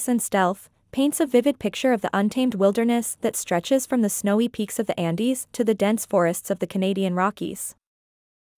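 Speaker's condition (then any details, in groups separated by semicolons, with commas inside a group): No condition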